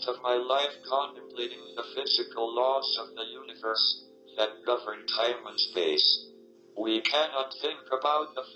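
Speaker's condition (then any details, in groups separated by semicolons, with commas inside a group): ALS, speech-generating device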